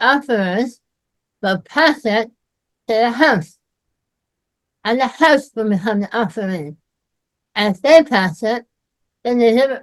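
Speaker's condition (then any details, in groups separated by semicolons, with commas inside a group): Myasthenia gravis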